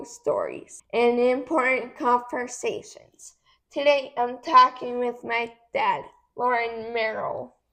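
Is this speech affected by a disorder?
Yes: cerebral palsy; affects muscles.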